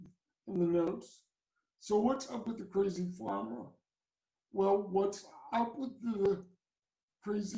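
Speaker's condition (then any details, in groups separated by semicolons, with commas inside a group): Cerebral palsy; from birth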